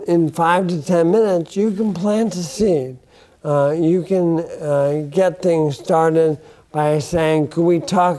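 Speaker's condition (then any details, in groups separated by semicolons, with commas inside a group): Bulbar onset ALS; affects speech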